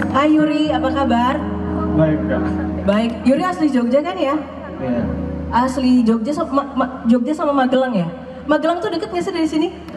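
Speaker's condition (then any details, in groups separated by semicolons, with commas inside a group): No condition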